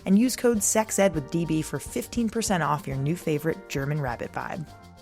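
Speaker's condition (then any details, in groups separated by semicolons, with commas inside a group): No condition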